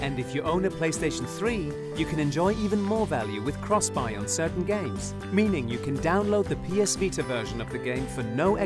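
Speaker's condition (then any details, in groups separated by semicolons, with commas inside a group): No condition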